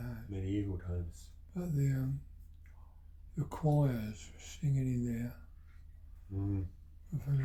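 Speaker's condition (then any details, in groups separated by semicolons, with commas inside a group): Parkinson's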